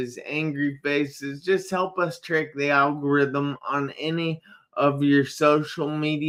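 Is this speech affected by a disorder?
Yes: traumatic brain injury.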